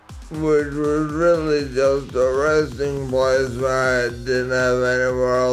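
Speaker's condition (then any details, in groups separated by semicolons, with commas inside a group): Traumatic brain injury; assault, C6 and C7 neck fractures; extensive therapy, slowly regaining independence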